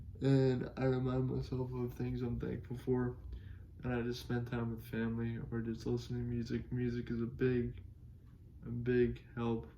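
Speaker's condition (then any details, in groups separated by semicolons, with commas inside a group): Cerebral palsy; able to speak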